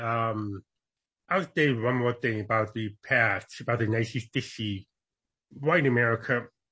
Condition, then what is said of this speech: Deafness. Well, I'll tell you what, you're already doing incredible because I would have not even thought of that.